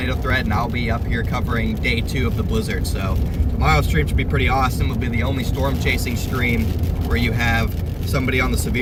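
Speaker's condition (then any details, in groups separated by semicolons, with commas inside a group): No condition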